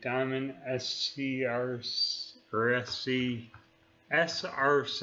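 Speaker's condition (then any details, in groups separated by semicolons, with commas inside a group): Neurological disease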